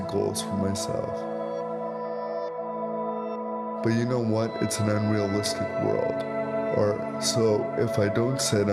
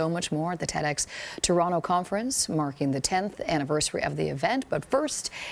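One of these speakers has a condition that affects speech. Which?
The first: cerebral palsy; present from birth, difficulty using arms and legs; could not really talk until about age 12.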